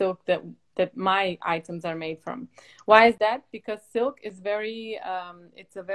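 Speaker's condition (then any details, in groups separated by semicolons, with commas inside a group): No condition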